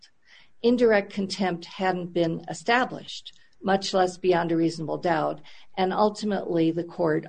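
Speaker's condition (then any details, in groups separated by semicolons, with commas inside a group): No condition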